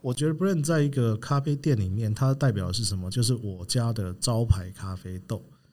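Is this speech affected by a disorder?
No.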